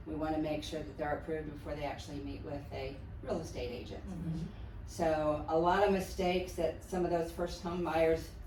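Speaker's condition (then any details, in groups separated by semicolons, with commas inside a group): No condition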